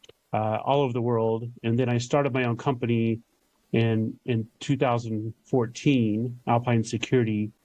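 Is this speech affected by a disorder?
No.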